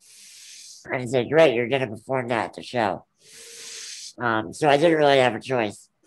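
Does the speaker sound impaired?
Yes: Ullrich congenital muscular dystrophy; no treatment expected in lifetime.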